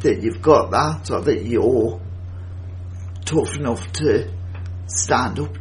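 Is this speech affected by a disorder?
Yes: cerebral palsy; wheelchair user since childhood, first wheelchair fundraised, needed specialist wheelchair type.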